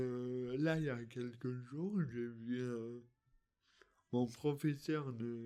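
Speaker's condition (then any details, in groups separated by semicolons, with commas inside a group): Dystonia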